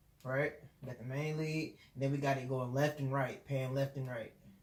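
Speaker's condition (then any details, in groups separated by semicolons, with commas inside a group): No condition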